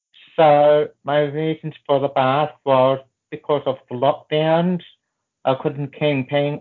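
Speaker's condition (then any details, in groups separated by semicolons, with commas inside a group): Deafness, born deaf, profound hearing loss; congenital deafness, moderate hearing loss at birth, profound from age 3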